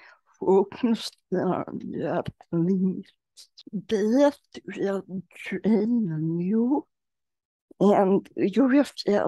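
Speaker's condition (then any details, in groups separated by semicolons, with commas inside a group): Generalized dystonia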